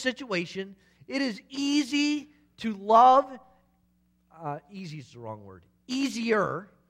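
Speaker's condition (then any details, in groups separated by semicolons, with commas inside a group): No condition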